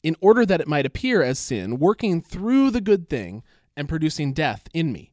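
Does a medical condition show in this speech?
No.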